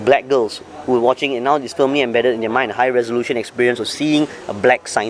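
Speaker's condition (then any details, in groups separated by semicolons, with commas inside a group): No condition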